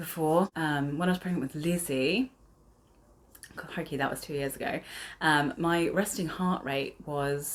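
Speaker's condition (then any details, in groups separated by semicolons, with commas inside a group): No condition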